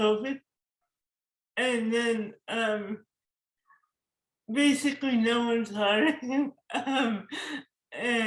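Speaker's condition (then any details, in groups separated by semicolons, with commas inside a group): Cerebral palsy; forceps birth injury; moderate to severe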